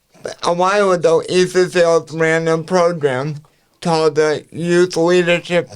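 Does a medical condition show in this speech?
Yes: cerebral palsy; speech affected to an extent.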